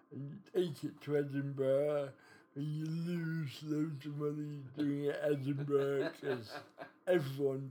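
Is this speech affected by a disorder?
Yes: cerebral palsy.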